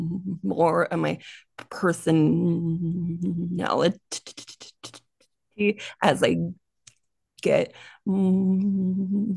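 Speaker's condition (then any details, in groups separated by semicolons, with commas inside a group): Stuttering; NSA workshop in Fort Lauderdale; prolonged sounds, blocks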